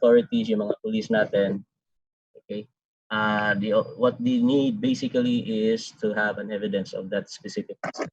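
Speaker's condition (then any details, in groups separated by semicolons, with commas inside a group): No condition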